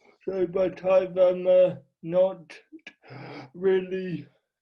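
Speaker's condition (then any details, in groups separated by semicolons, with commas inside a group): Cerebral palsy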